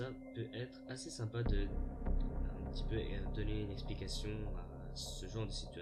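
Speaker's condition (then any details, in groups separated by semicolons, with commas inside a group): No condition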